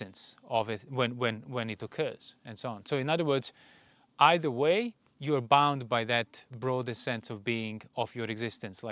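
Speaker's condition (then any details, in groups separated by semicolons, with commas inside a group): No condition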